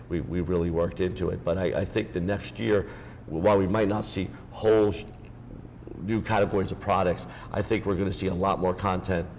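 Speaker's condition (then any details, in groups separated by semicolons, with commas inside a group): No condition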